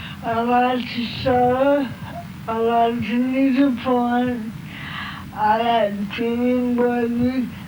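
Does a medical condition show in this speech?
Yes: cerebral palsy; present from birth, uses feet for fine tasks; halting voice.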